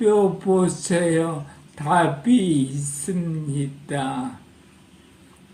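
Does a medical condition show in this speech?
Yes: Parkinson's disease.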